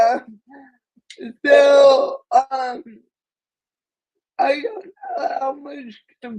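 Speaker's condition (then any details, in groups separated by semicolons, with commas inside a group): Cerebral palsy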